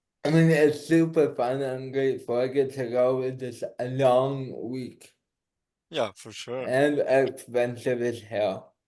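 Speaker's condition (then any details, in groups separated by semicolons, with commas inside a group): Cerebral palsy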